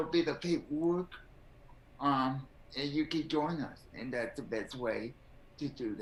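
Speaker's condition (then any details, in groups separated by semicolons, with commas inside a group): Cerebral palsy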